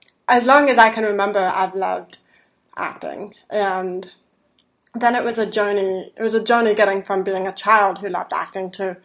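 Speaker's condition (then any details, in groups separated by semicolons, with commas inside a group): Deafness; deafness diagnosed at age 3, residual low-frequency hearing, hears men's voices better than women's; hearing aids that help, lip reads, sign language; raised oral, 11 years of speech therapy, practiced mouth and tongue movement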